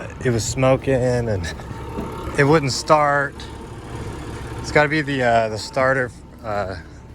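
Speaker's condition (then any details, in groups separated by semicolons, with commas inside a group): No condition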